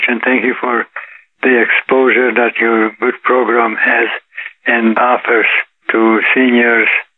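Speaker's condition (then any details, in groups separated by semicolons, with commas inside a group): Parkinson's disease; now 84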